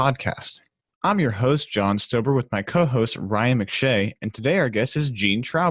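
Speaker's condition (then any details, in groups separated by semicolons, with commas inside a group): No condition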